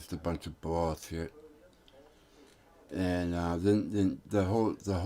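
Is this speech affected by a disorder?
Yes: tongue cancer; tongue tumor.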